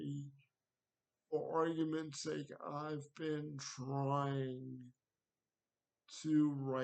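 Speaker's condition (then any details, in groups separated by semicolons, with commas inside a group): Cerebral palsy; wheelchair, needs transfer help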